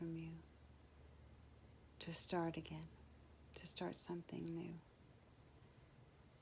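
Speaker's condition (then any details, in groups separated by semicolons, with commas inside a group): No condition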